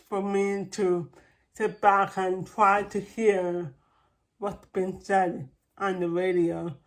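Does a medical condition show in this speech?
Yes: cerebral palsy.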